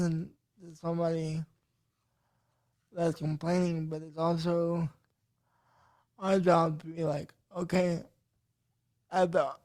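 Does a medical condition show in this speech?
Yes: cerebral palsy.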